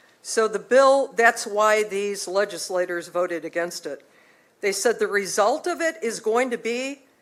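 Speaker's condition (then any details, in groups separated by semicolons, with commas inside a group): No condition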